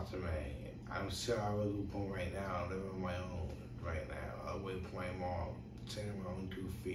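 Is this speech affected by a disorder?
Yes: brain injury; tongue cut off at age 5.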